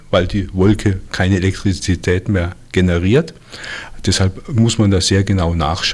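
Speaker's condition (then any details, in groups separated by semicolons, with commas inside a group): No condition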